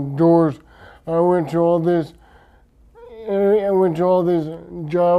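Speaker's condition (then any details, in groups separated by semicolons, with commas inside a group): Traumatic brain injury; severe head injury, coma; many years since injury, gradual improvement over decades; speech affected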